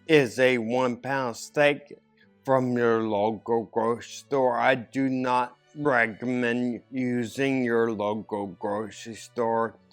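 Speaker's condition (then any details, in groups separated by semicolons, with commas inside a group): Ataxia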